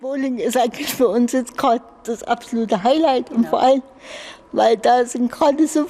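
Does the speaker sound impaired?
Yes: infantile cerebral palsy; brain damage since birth, spastic, muscle cramping, restrictions in all areas.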